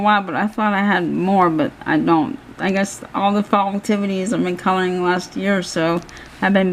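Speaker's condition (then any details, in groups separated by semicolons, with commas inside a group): Cerebral palsy; hands affected, shaking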